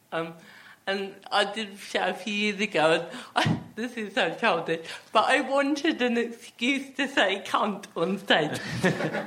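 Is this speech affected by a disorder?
Yes: athetoid cerebral palsy; athetoid cerebral palsy with myotonia and ataxia.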